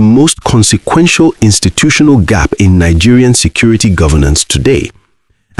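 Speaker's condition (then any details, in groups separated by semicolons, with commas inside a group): No condition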